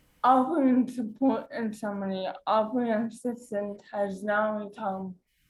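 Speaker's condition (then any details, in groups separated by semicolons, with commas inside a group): Cerebral palsy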